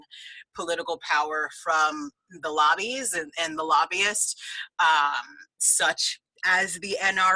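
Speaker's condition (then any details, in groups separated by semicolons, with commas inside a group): No condition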